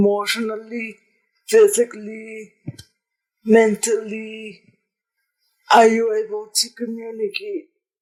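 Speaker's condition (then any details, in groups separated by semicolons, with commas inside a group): Cerebral palsy; present from birth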